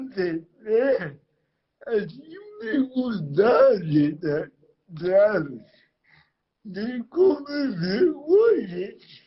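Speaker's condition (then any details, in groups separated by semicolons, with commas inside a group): Cerebral palsy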